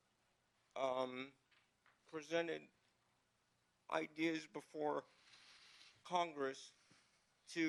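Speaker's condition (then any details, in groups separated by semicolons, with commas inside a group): Cerebral palsy; needs ramps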